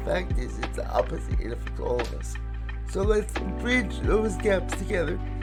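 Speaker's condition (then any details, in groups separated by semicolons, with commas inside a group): Cerebral palsy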